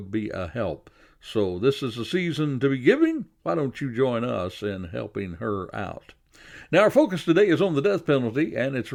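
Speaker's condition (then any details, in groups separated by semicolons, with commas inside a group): No condition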